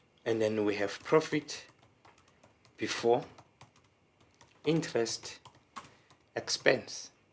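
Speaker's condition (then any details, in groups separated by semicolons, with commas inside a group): No condition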